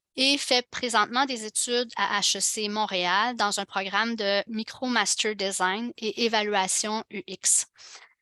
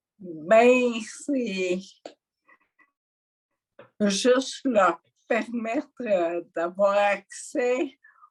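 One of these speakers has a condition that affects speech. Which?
The second: mild dysarthria; mild dysarthria, not understood by voice assistant.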